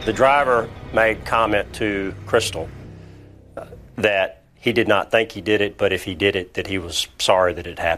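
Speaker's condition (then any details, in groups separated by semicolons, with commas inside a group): No condition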